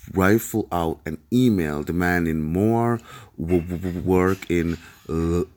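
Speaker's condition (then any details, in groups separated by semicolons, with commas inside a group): Stuttering; stuttering since childhood, onset in Jamaican countryside; stuttered joke once misheard by listener as something ugly; repeated sounds, prolonged sounds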